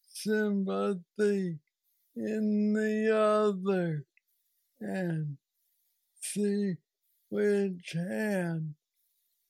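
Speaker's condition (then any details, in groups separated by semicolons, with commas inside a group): Parkinson's disease; neurostimulator brain implant after 2 years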